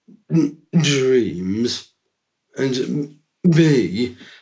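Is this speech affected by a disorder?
Yes: Down syndrome; three copies of chromosome 21, from birth.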